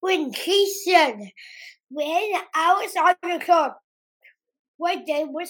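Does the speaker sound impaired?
Yes: Down syndrome; congenital, diagnosed before birth, heart defect also found before birth, about ten years old; third grade, pulled out of class for math and reading; short answers, often prompted by mother, 'annoying' misheard as 'important'.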